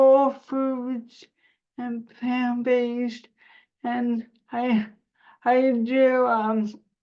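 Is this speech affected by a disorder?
Yes: cerebral palsy; spasticity.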